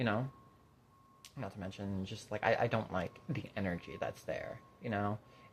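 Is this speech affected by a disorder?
No.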